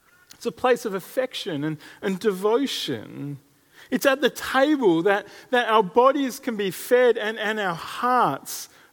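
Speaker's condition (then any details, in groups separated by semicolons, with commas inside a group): No condition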